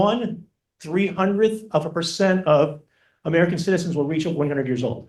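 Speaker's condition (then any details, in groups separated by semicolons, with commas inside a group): No condition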